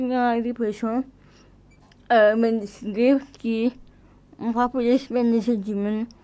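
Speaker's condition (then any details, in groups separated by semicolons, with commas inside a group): Cerebral palsy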